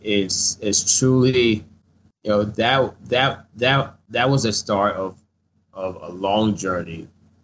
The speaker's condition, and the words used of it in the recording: Stuttering. Or I would lose train of thought mid sentence.